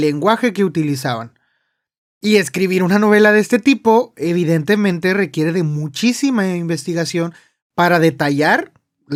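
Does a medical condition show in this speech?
No.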